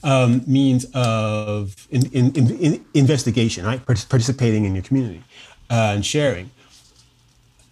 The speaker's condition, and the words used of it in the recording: Stuttering. And I feel like when I speak, I have this continual rupture.